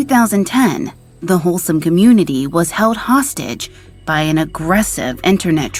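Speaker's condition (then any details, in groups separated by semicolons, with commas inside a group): No condition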